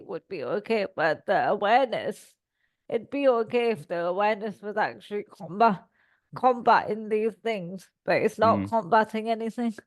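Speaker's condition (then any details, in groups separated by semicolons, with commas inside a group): Cerebral palsy; all four limbs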